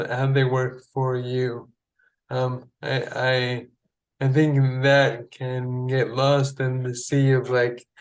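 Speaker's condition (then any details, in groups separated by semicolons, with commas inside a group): Friedreich's ataxia; diagnosed in high school, progressive, now adult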